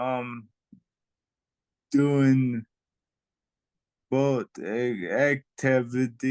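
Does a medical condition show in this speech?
Yes: traumatic brain injury; brain surgery; in recovery.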